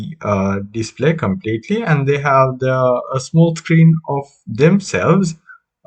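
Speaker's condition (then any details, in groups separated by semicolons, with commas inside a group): No condition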